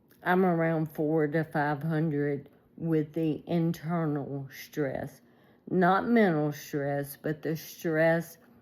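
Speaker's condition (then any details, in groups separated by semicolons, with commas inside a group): ALS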